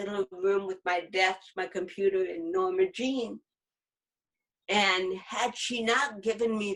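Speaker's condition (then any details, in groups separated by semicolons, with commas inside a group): Cerebral palsy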